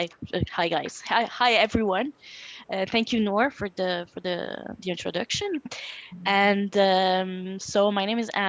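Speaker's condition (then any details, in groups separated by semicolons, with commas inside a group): No condition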